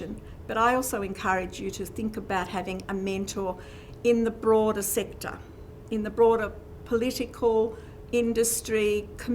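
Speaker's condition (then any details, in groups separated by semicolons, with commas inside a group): No condition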